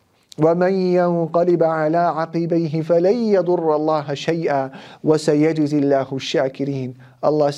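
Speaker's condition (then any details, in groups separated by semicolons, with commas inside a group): No condition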